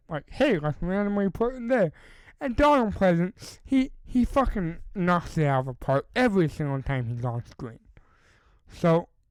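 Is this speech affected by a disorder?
Yes: cerebral palsy.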